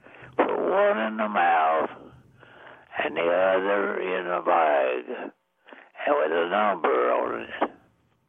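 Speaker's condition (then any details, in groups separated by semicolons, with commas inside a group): Deafness; also blind, age 99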